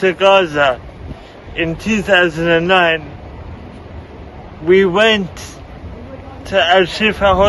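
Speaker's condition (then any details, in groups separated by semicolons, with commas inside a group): Cerebral palsy; wheelchair; speech difficulties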